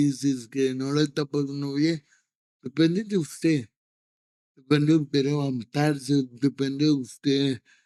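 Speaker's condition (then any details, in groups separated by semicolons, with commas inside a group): Cerebral palsy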